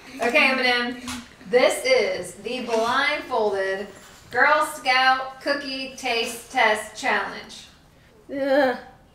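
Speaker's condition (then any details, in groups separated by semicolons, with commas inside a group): No condition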